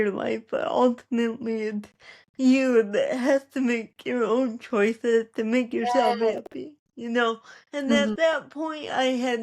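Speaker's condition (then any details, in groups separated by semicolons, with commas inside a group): Cerebral palsy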